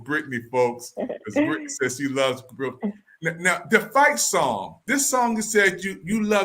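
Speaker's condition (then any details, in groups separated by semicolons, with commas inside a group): No condition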